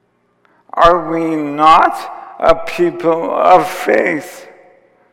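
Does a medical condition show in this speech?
Yes: ALS; onset with tiredness and clumsiness; diagnosed about two and a half years before recording, symptoms began about four years before.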